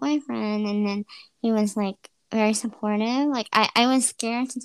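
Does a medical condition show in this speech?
Yes: cleft lip and palate.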